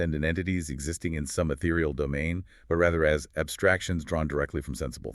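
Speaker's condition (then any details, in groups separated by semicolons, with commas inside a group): No condition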